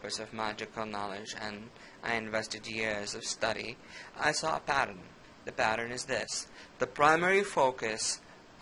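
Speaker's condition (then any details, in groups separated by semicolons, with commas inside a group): No condition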